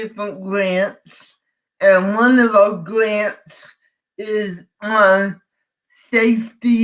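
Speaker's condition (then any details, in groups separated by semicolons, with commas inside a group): Cerebral palsy; from birth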